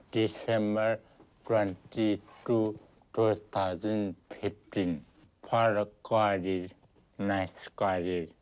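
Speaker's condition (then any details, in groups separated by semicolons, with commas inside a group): Traumatic brain injury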